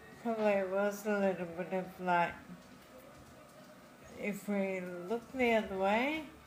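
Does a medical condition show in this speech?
Yes: Friedreich's ataxia; diagnosed in childhood.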